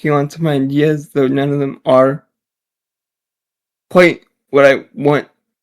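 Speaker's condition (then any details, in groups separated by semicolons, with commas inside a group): Generalized dystonia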